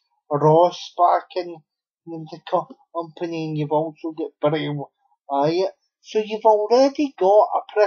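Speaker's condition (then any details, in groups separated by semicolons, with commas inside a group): Cerebral palsy; unable to walk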